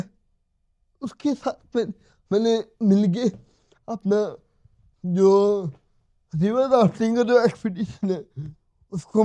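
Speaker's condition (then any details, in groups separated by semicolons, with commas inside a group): Cerebral palsy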